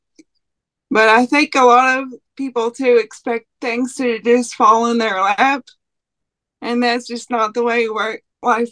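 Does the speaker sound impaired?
Yes: cerebral palsy; no speech dictation software at present.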